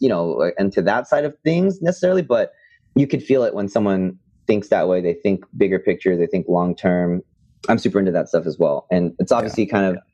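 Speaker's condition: No condition

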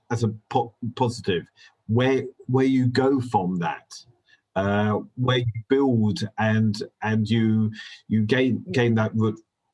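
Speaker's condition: Stammer; possibly linked to hearing difficulties from illness in first 3 or 4 years, affecting language; repeated sounds, repeated words, prolonged sounds

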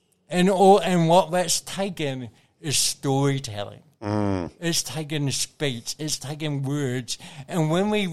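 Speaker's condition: Cerebral palsy; onset at birth, non-progressive, shaky limbs, hospital stretching and physio, running made body stronger; voice a little shaky, more shaky when nervous, eases as conversation goes on

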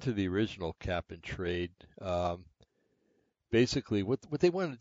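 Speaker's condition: No condition

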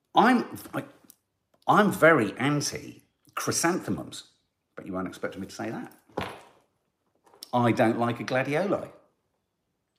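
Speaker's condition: No condition

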